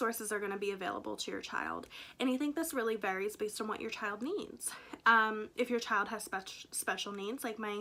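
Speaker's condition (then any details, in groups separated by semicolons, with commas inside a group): No condition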